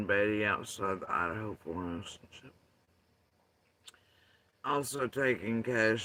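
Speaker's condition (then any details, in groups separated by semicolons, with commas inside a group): Facial paralysis after surgery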